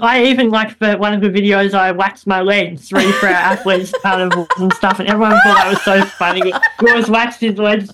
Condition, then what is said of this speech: Cleft palate. Like really, really airy, and it was nasally and stuff, but I'm so incredible to see how far I've come with my speech.